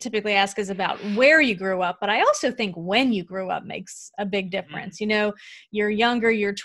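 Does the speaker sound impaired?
No.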